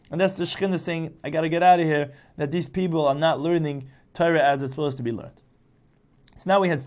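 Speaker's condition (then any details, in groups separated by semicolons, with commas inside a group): No condition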